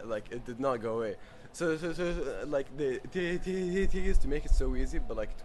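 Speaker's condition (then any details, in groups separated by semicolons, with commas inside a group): Stutter; stutter since earliest memory, parents suggested breathing techniques, did not resolve it; stutter evident during recording; stutter moments when speaking, formerly avoided speaking in class, now answers questions, gave presentation; repeated sounds, repeated words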